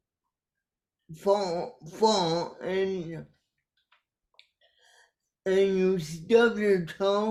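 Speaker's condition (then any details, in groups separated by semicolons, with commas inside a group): Cerebral palsy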